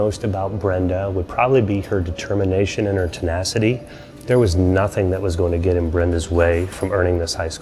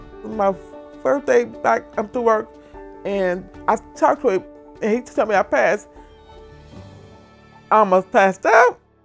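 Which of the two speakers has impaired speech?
The second: cerebral palsy; present from birth, impaired muscle coordination.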